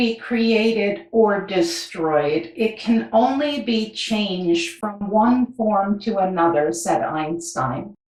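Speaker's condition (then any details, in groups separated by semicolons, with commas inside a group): No condition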